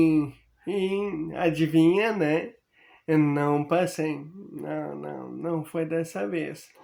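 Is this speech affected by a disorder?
Yes: amyotrophic lateral sclerosis; genetic form, earlier diagnosed hereditary spastic paraparesis, leg weakness; diagnosed about one month ago, progressive; increasingly impaired speech and walking.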